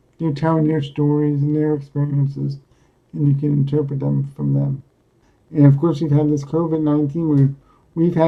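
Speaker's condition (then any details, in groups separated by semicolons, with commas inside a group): Cerebral palsy; speaks coherently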